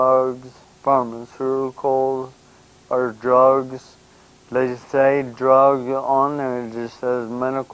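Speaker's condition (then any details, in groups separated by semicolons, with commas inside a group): Brain injury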